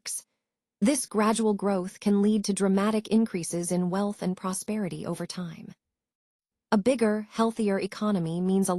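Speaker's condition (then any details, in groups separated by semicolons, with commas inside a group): No condition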